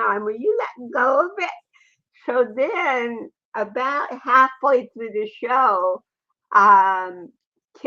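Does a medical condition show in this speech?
Yes: cerebral palsy.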